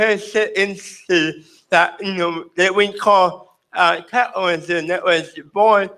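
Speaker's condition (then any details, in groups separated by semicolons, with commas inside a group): Cerebral palsy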